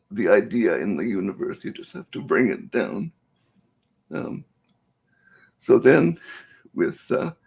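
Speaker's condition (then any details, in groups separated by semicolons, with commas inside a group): Cerebral palsy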